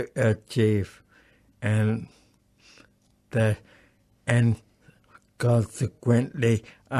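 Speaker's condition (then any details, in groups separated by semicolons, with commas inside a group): Acquired brain injury; over 30 years since injury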